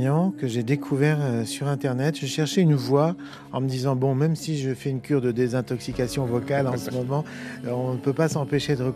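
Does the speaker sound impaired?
No.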